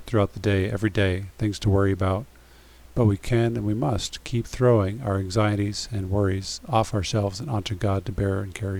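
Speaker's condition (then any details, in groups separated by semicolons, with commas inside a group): No condition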